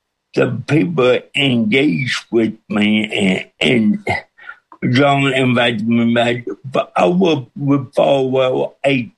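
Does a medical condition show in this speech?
Yes: cerebral palsy with speech impediment; cerebral palsy since birth; John Hayes feared nobody could understand, audience followed within minutes.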